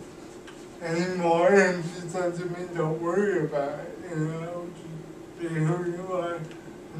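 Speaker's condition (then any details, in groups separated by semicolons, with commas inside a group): Cerebral palsy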